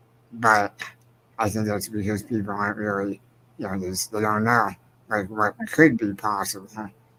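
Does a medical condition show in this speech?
Yes: spinal muscular atrophy.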